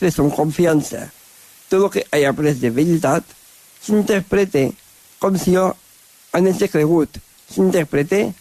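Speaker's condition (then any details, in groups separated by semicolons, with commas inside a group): Down syndrome; different learning pace; age 30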